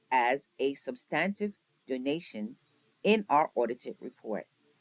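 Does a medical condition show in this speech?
No.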